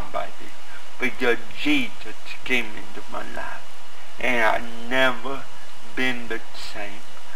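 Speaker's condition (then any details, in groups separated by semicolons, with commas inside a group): Cerebral palsy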